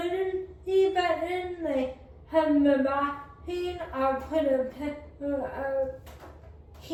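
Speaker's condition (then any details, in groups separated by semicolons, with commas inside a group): Cerebral palsy, spastic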